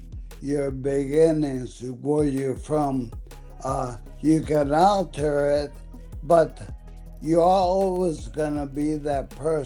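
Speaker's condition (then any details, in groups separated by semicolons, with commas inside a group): ALS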